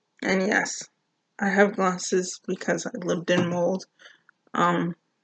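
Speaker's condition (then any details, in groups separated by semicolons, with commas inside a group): Cerebral palsy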